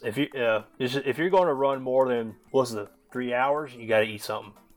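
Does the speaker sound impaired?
No.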